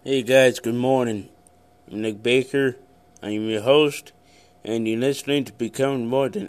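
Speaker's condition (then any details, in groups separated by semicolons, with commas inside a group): Cerebral palsy; wears glasses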